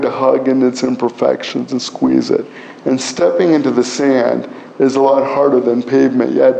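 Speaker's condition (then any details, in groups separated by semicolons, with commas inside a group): Cerebral palsy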